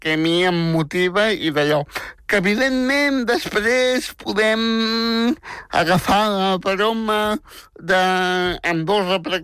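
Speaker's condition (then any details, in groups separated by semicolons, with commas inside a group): Spastic tetraplegic cerebral palsy; premature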